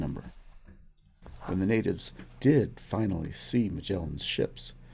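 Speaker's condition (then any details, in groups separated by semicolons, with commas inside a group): No condition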